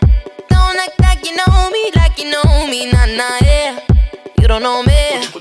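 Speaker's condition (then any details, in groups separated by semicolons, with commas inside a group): No condition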